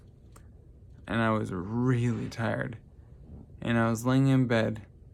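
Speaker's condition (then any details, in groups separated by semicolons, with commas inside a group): Traumatic brain injury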